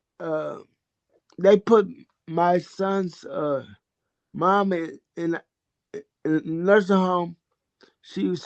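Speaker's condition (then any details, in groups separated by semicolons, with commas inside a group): Cerebral palsy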